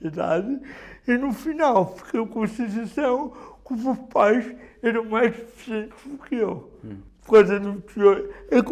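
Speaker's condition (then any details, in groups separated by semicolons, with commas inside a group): Cerebral palsy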